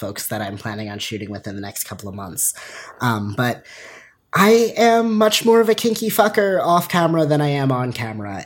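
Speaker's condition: No condition

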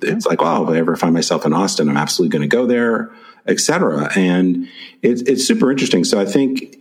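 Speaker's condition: No condition

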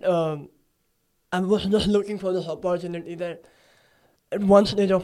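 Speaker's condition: Cleft palate; talks from nasal cavity

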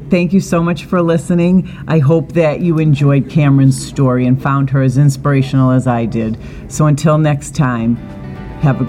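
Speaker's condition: No condition

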